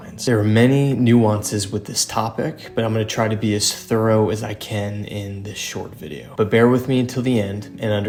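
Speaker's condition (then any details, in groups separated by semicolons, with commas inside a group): No condition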